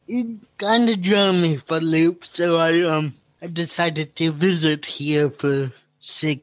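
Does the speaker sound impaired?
Yes: cerebral palsy; noticeable speech impediment, speaking time predictable on stage, feels picking up host's stammer.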